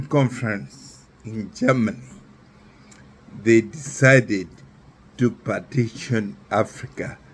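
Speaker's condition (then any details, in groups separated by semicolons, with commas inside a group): Neurological disease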